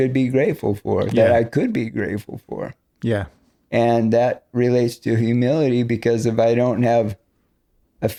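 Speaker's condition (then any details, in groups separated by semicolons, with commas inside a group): ALS; progressive, respiratory muscles weakened; about 8 years since diagnosis, power wheelchair, nighttime ventilator; breathes unaided by day using accessory muscles, declining lung function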